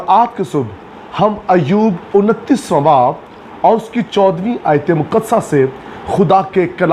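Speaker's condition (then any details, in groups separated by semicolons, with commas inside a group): No condition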